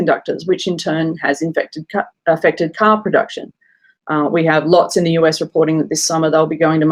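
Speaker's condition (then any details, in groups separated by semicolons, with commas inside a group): No condition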